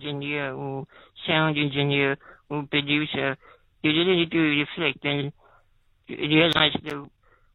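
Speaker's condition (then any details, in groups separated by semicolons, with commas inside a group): Spinal muscular atrophy, type 2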